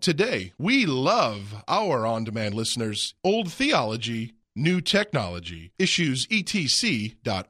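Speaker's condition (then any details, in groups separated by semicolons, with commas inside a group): No condition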